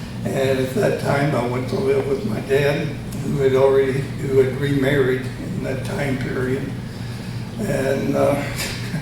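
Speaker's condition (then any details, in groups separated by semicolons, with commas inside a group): Tongue cancer surgery; both sides of tongue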